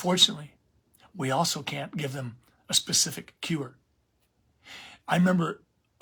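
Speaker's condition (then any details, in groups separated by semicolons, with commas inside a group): No condition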